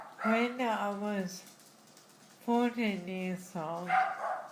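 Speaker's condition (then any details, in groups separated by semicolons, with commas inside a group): Friedreich's ataxia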